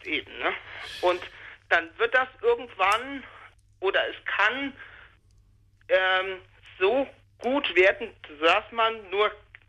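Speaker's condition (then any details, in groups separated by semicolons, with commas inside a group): Stuttering; 15 years isolation without speaking through school, improved with acceptance and encouragement from master baker; non-avoidance approach, goes straight into stutter, small loop on blocks, milder blocks currently; twice blocked on b, fluent when alone, less stuttering than previous call, barely noticeable; prolonged sounds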